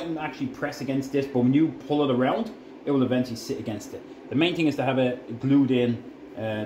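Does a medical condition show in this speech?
No.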